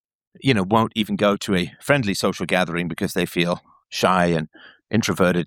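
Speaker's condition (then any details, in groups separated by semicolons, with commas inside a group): No condition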